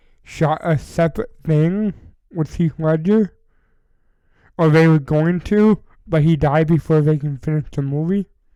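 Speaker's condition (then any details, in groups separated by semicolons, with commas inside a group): Cerebral palsy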